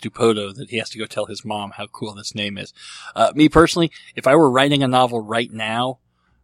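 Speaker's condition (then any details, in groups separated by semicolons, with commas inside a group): Cleft lip and palate; treated as a baby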